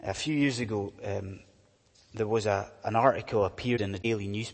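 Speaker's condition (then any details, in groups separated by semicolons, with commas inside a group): No condition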